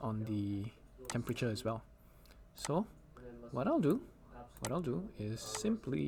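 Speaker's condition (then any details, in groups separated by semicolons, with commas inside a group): No condition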